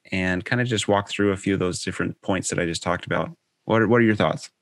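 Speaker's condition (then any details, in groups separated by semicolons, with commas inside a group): No condition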